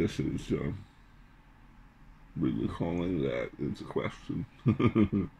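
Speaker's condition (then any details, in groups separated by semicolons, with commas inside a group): Glossectomy with reconstructed tongue; glossectomy, tongue cancer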